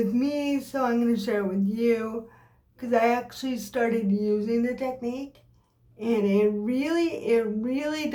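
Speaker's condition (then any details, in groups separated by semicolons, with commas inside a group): Cerebral palsy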